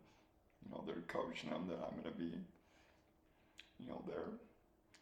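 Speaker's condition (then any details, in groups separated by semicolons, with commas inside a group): ALS; soft spoken, swallowing getting harder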